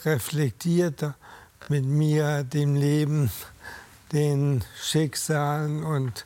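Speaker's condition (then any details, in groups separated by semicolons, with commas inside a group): ALS; disc or stroke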